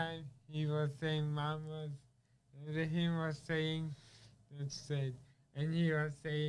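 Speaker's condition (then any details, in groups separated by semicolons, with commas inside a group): Cerebral palsy; traumatic birth, cord around neck, neonatal seizures, trunk affected; diagnosed at 11 months, ongoing therapies; lifelong speech therapy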